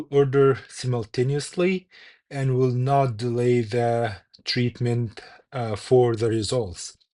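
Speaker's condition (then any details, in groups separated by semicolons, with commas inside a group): No condition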